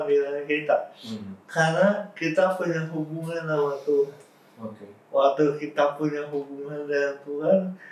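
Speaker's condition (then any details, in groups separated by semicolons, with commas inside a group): Cerebral palsy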